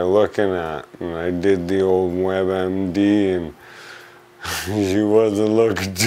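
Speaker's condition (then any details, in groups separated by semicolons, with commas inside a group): Amyotrophic lateral sclerosis; breathing currently fine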